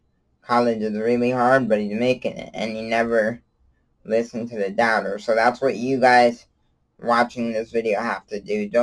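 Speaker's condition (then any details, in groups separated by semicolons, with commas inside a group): Cerebral palsy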